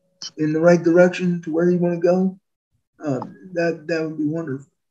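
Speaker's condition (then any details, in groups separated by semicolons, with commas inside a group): Spastic quadriplegic cerebral palsy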